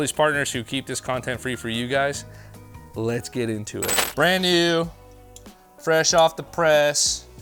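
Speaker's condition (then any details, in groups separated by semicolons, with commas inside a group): No condition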